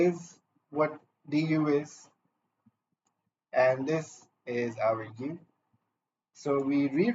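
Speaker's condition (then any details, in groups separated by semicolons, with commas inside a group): No condition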